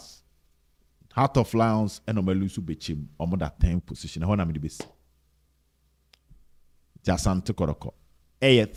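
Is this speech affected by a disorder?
No.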